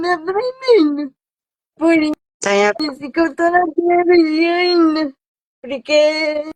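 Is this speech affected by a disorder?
Yes: cerebral palsy.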